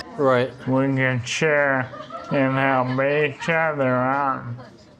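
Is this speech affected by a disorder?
Yes: ALS; slow progression, leg onset.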